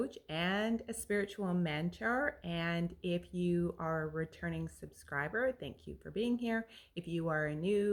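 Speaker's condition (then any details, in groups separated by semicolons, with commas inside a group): No condition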